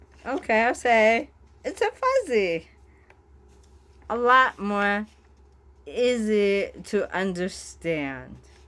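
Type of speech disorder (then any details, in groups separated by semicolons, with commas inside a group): Bulbar dysarthria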